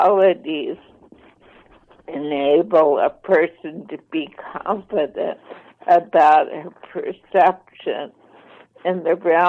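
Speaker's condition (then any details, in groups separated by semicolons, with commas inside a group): ALS, mild; voice slightly impaired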